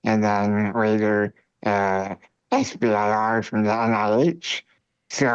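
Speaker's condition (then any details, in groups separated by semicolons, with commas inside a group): Spinal muscular atrophy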